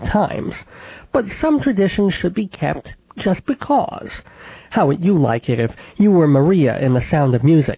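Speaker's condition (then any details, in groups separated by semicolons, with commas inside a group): Cleft palate with lisp; could not nurse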